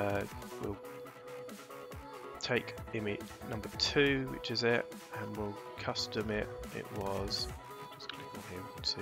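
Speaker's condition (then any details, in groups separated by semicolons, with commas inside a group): No condition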